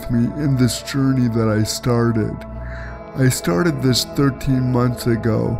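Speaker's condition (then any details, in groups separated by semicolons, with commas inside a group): Cerebral palsy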